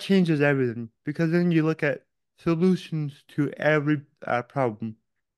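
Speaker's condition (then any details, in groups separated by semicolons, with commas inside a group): Cerebral palsy; born without heartbeat or breathing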